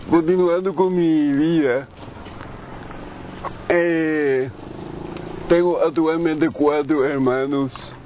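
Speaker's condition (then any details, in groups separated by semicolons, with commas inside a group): Brain lesion; left brain, present from birth, genetic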